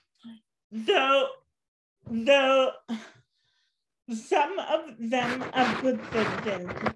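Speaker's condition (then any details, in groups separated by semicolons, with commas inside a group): Cerebral palsy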